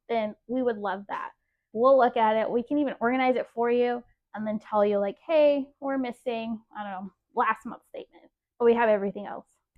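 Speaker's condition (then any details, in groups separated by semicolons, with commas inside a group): No condition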